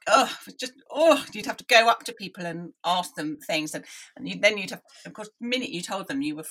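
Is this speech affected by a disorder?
Yes: deafness; hopeless and unwieldy.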